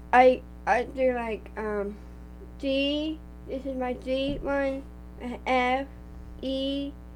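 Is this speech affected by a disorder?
Yes: Down syndrome; extra chromosome, present from birth, diagnosed after birth, now 16 years old.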